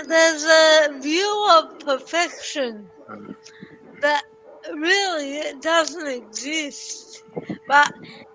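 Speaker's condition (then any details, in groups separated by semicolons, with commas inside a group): Cerebral palsy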